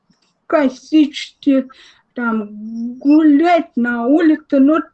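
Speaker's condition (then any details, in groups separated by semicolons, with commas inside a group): Cerebral palsy, spastic diplegia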